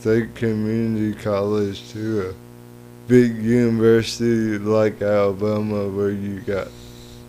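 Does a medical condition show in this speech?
Yes: cerebral palsy; lifelong.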